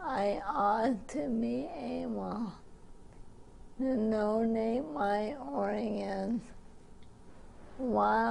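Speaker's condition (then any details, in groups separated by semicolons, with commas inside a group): Advanced stage multiple sclerosis, severe; advanced stage, slowly progressive, diagnosed about 16 years ago; small fading voice, barely speaks when exhausted, restraints to sit, breathe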